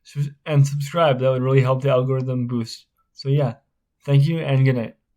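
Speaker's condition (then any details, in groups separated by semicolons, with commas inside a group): Spastic cerebral palsy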